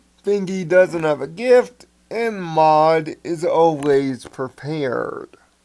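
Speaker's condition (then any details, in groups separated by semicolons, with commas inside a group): Cerebral palsy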